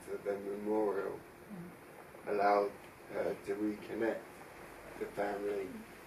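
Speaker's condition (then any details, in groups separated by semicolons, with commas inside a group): Traumatic brain injury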